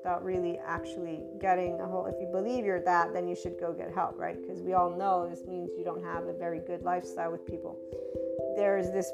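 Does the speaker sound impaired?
No.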